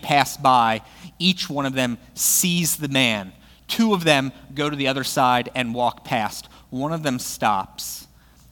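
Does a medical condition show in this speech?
No.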